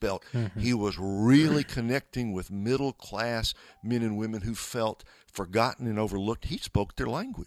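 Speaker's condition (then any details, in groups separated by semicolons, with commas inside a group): No condition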